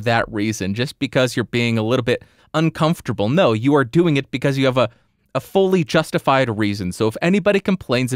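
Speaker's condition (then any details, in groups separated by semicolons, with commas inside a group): No condition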